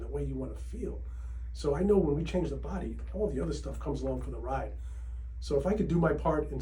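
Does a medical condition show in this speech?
No.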